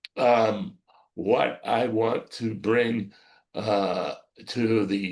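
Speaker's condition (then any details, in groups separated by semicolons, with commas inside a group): Cerebral palsy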